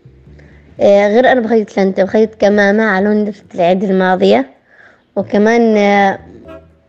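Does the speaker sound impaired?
Yes: Down syndrome; Down syndrome from birth, born premature, heart stopped at birth, on ventilator as newborn; 23 years old, now in good health.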